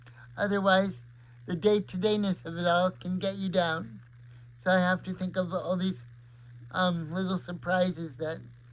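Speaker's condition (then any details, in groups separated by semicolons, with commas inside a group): Cerebral palsy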